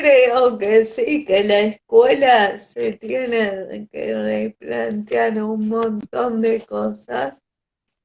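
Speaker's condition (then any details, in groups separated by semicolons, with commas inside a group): Cerebral palsy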